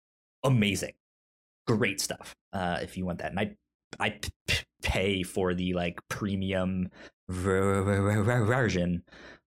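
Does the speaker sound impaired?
Yes: stutter; stutter since childhood, cause unknown, explained as brain moving faster than mouth, speech therapy in elementary school; stutters when talking; here prolonged sounds.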